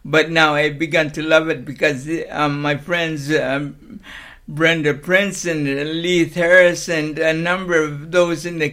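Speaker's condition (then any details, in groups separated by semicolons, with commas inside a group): Cerebral palsy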